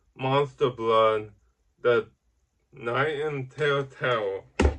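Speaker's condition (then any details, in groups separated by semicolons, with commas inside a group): Ataxic cerebral palsy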